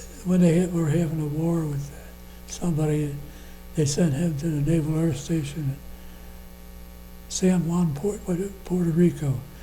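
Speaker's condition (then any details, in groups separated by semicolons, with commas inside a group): Parkinson's disease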